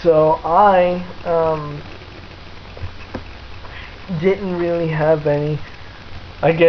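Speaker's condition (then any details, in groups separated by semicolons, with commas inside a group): Cerebral palsy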